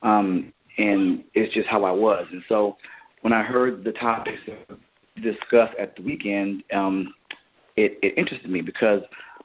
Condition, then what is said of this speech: Stuttering. And I will tell you that you're one of the best speakers that I've ever witnessed because you were extremely passionate.